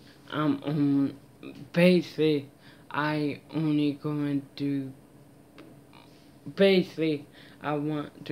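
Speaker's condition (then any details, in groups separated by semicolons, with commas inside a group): Mild cerebral palsy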